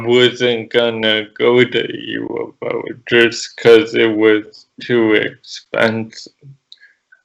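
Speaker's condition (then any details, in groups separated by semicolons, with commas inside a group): Cerebral palsy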